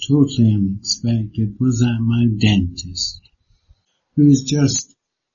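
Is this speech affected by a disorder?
Yes: Parkinson's disease; Parkinson's disease diagnosed 2015, deep brain stimulation 2016, permanent tremor despite it; poor balance, cannot walk without stick, falls if jostled in crowds, computer work affected; tends to slur words, speaks more slowly.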